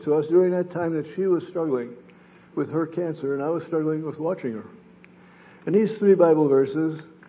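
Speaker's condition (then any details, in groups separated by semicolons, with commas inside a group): Parkinson's disease; sleep disrupted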